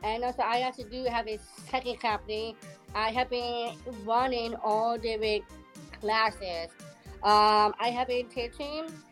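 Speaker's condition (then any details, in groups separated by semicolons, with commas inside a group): Down syndrome; present from birth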